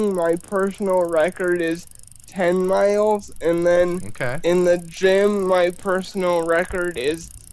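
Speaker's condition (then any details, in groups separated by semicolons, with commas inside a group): Spastic cerebral palsy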